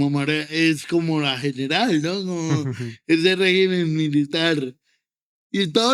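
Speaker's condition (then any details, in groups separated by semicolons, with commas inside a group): Cerebral palsy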